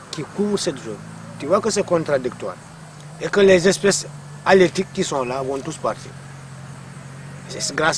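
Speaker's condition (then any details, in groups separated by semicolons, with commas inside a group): No condition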